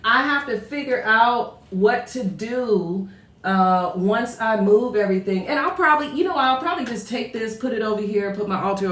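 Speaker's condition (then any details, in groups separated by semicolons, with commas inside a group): No condition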